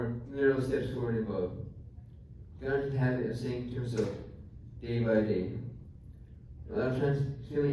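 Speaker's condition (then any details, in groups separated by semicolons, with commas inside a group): Traumatic brain injury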